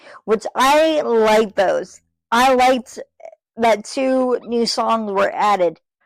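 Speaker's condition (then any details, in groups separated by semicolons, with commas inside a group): Cerebral palsy, spastic; from birth, muscle spasms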